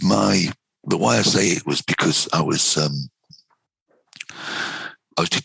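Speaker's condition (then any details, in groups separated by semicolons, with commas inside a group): Vocal cord cancer, head and neck cancer, right vocal cord; breathing restricted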